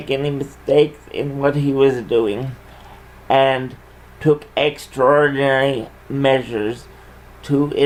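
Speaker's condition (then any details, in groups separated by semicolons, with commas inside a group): Cerebral palsy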